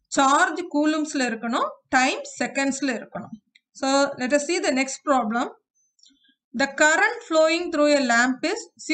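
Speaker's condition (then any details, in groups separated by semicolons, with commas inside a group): No condition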